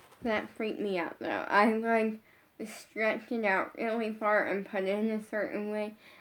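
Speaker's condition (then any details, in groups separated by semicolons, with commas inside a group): Brain injury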